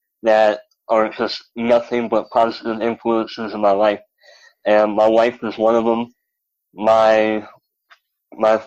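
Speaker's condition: Cleft lip and palate; malformed legs

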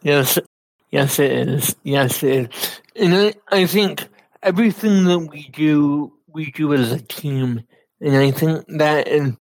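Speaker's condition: Cerebral palsy; speech affected, uses Dragon NaturallySpeaking voice activated computer software

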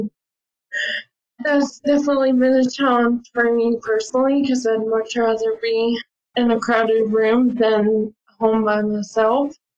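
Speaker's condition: ALS; attends ALS clinic

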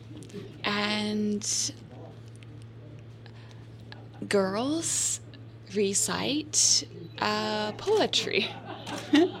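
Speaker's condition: Aphasia; aphasia from stroke, now in late 20s; about 3 years post-stroke, Aphasia Center of Tucson with Dr. Fabi Hirsch, aphasia wristband; loss of language not intellect, short fragmented phrases, word-finding struggle, needs extra time

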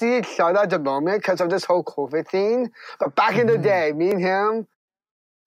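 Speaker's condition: Down syndrome; congenital

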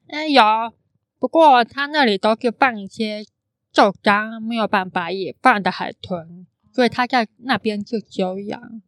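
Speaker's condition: Congenital hearing impairment, congenital cochlear underdevelopment; skull opened for cochlear implant (电子耳)

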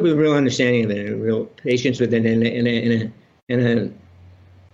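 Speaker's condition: Parkinson's disease; benign spinal tumor

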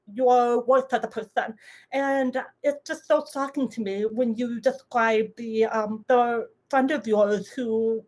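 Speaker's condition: Deafness, little d deaf, some residual hearing; speaks orally, audible deaf accent noticed by listeners

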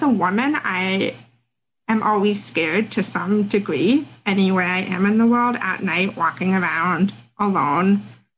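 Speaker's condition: Deafness; had speech therapy

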